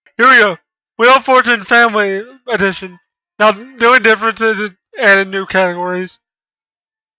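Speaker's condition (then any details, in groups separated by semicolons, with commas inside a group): Cerebral palsy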